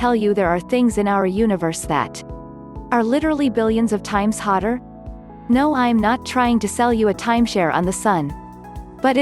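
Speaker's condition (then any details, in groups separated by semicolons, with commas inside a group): No condition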